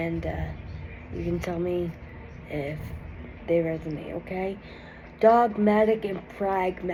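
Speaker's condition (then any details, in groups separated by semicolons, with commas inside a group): Cerebral palsy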